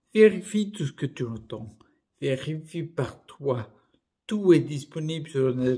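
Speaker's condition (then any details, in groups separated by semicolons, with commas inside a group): Primary progressive multiple sclerosis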